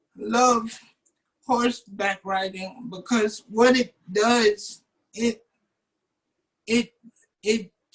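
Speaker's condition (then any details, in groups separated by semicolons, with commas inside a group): Cerebral palsy; cerebral palsy, from birth, uses wheelchair; 27 years; speech expected absent, now speaks very well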